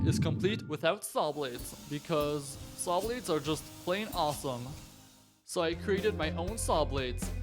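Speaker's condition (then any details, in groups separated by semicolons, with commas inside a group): No condition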